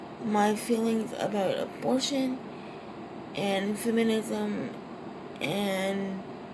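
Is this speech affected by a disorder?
Yes: cerebral palsy, triplegia.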